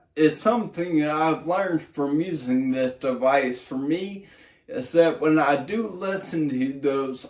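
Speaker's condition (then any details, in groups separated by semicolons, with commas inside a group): Brain injury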